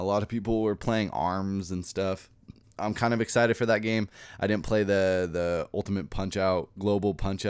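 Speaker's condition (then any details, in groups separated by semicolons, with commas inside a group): No condition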